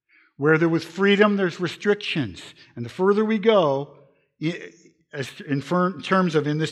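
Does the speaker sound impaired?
No.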